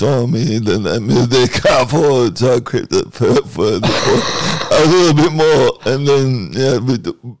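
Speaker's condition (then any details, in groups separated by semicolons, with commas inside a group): Cerebral palsy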